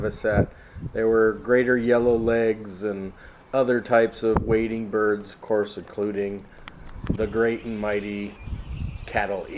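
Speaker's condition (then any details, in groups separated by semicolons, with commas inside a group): No condition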